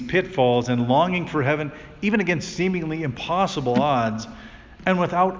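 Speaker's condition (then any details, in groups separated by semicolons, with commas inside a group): No condition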